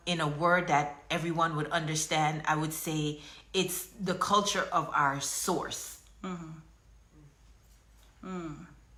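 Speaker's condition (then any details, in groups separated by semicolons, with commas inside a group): No condition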